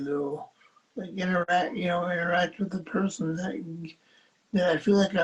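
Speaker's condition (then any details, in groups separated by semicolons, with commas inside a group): Cerebral palsy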